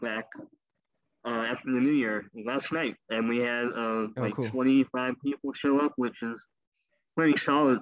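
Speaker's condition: Cleft lip and palate; congenital, rare genetic birth disorder, couple dozen operations in first months, elective leg amputations, former wheelchair user; speech impediment from cleft lip and palate

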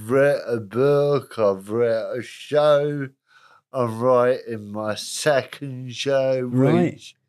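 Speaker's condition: Cerebral palsy, moderate; spastic

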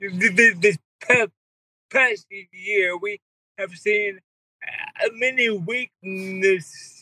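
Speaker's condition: Cerebral palsy; wheelchair user

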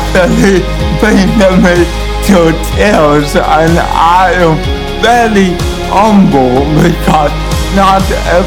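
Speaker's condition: Cerebral palsy; congenital cerebral palsy

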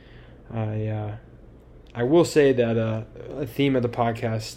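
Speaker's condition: No condition

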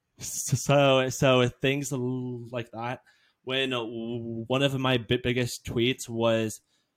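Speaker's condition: Stuttering; varies day to day with bad talking days, called not a disability but annoying; massive pauses, little breaks in speech; repeated sounds, repeated words

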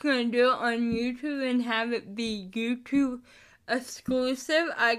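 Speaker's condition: Cerebral palsy; chronic illness and disability

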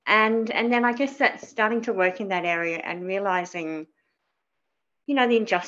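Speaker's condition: Cleft palate; spoke differently as child

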